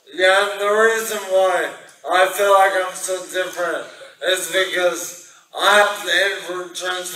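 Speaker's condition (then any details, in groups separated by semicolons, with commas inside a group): Brain injury; once unable to speak or breathe, now recovered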